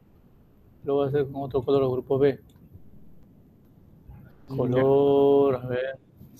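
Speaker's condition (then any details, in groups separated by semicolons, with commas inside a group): No condition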